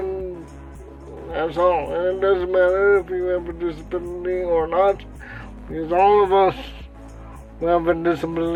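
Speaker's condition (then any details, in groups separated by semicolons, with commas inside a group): Cerebral palsy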